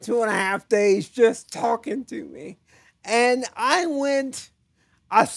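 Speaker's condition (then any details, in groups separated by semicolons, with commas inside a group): Cerebral palsy; chronic pain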